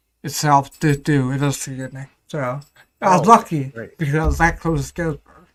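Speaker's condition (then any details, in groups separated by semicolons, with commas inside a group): Ataxia; may slur speech, may sound drunk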